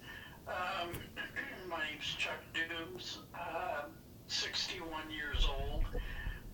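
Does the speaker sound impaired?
Yes: Parkinson's disease; diagnosed 5-6 years ago, hand tremors, deep brain stimulation both sides, first 1.5 years ago; tremors largely controlled, battery pack, switched on and off with mini iPod, not all symptoms relieved.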